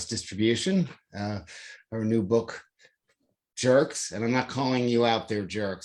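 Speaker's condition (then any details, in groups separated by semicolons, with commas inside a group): No condition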